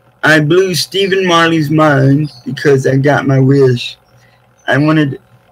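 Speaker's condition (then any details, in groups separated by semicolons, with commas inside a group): Cerebral palsy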